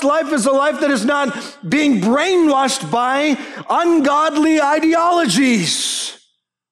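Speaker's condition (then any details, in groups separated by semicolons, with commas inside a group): No condition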